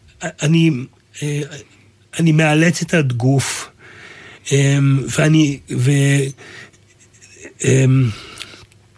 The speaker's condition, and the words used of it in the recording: Aphasia. אני, אני מוכרחה להגיד לך שזה הירואי בגלל הדבר הזה, שאתה בתוך ההפרעה הזאת ומתעד אותה בעודך נאבק בה.